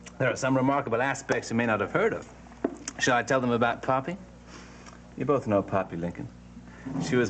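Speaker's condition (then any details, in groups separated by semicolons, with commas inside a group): No condition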